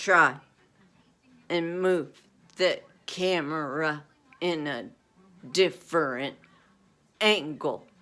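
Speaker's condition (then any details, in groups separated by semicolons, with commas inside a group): Essential tremor; voice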